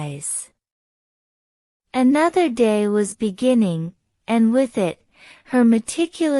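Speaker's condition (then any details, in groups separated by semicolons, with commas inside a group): No condition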